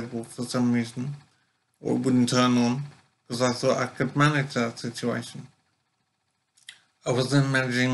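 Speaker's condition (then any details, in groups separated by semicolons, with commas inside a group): Brain injury; severe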